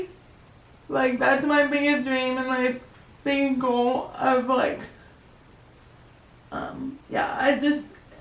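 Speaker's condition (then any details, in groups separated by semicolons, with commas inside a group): Cerebral palsy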